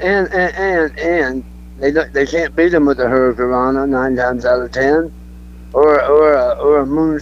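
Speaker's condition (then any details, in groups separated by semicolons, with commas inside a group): Throat cancer; cancer survivor, alive and well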